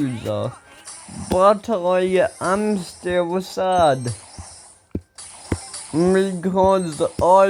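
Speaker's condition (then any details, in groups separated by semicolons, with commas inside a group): Ataxia; speech recently worse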